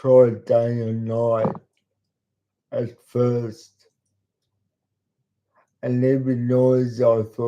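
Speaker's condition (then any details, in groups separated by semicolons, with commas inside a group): Cerebral palsy; talks slowly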